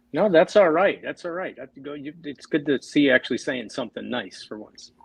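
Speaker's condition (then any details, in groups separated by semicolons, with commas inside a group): No condition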